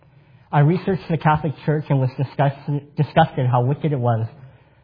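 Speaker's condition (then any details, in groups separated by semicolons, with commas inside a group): Cleft palate; congenital cleft palate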